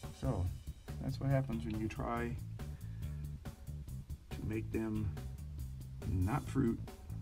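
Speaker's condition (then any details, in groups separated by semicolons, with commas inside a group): No condition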